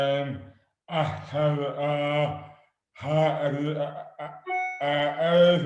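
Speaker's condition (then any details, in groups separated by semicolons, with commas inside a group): Dystonia; affects hands and speech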